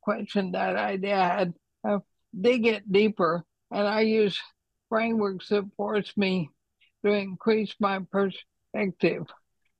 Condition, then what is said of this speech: ALS (motor neuron disease). Yeah, you can hear my tongue has trouble cooperating with me, and my hands on a, I can't write anymore.